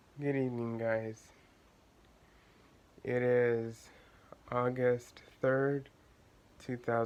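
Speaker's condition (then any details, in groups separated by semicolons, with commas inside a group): Cerebral palsy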